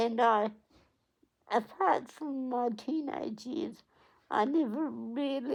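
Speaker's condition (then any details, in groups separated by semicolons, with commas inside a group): Cerebral palsy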